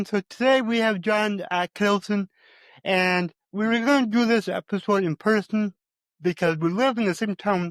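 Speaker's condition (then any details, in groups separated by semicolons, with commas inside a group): Cerebral palsy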